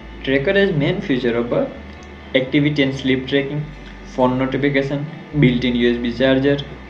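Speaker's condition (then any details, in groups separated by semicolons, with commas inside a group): No condition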